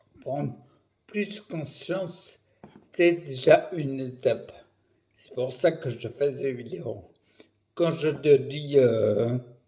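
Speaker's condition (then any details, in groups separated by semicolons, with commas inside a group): Primary progressive multiple sclerosis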